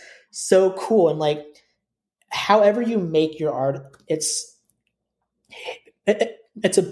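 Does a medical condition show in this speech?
Yes: stuttering; developmental stutter since about age 5, persisted into adulthood, varied speech therapies and groups; here repeated words, blocks.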